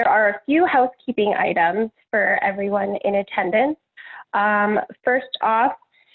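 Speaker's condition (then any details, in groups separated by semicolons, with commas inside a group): No condition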